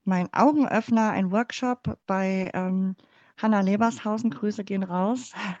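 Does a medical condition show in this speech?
Yes: cleft palate; congenital, born in former GDR, infant feeding difficulty, mother's fingers closed palate, palate surgically closed; speaking in front of class or using voice in speech never felt easy.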